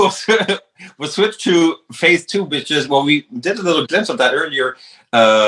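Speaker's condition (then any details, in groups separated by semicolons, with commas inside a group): No condition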